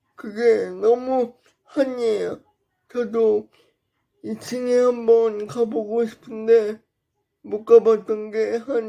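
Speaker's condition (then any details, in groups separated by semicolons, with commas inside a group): Brain lesion disability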